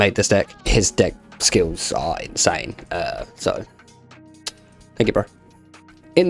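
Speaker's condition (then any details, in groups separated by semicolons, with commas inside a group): No condition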